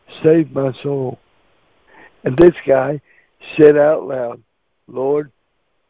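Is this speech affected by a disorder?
Yes: cerebral palsy; wheelchair user.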